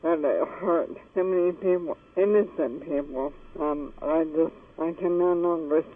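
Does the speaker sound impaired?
Yes: ALS; ALS diagnosed 1986, 23 years ago, given 3 to 5 years, major decline in first 3 years, wheelchair user; uses medical marijuana since 1989, Myakka Gold, describes self as disabled, on telephone with husband Bob; lost ability to cough, choked on saliva, choking resolved with cannabis, speech improved.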